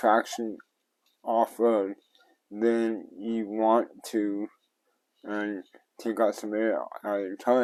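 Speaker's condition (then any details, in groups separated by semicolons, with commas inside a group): Cerebral palsy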